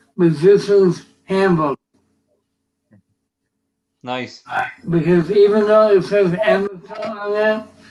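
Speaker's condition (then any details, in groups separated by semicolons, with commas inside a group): Cerebral palsy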